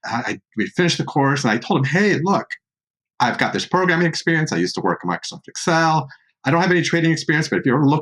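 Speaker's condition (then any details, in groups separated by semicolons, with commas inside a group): No condition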